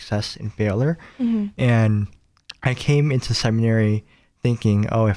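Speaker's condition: Cleft palate; nose and lip

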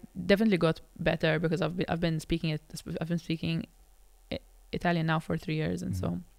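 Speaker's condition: Stammer; onset age 3, psychological per speaker, speech therapy in childhood and from 15, Joseph Ajus public speaking course; largely overcome in English, still more obvious in Italian after 3 years speaking it; used to be slower, getting stuck, worse when nervous, insecure or listener impatient; repeated sounds, blocks

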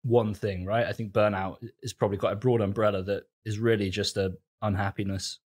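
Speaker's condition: No condition

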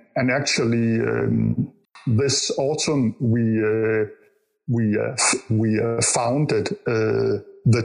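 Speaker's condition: Stuttering; developmental stutter since learning to talk, in youth some years almost unable to speak; stuttering unpredictable, sometimes hard stuttering; repeated words, prolonged sounds

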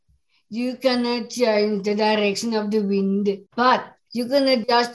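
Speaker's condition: Down syndrome; English is second language

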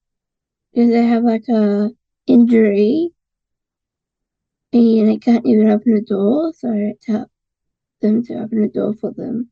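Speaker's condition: Down syndrome

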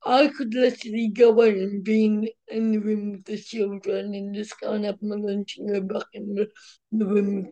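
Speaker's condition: Cerebral palsy, mild

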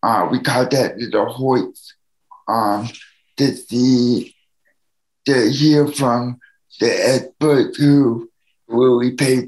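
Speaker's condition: Cerebral palsy; needs help from others

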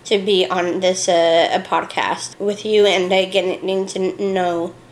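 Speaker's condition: Down syndrome; lifelong, three copies of the 21st chromosome

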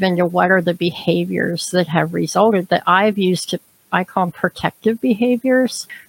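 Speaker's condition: Cleft palate; extremely severe

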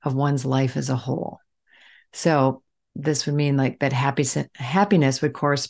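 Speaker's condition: No condition

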